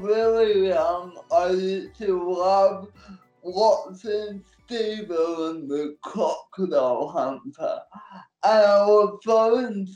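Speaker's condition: Cerebral palsy; getting on and off stage

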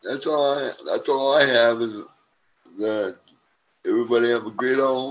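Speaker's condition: Cerebral palsy; jumps when startled

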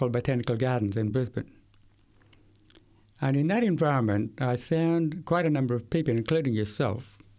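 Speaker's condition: Severe to profound hearing loss; acquired at age 8 from meningitis, Queensland country town, one ear completely destroyed, left ear severe to profound

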